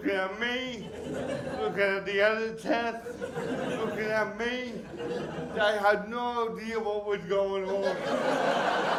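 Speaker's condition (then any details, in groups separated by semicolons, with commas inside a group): Cerebral palsy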